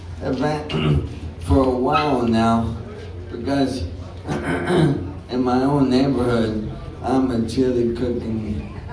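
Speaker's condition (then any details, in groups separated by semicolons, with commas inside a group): ALS; diagnosed four years ago; some speech trouble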